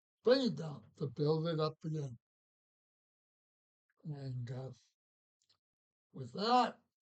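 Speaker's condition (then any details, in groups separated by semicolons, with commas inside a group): Parkinson's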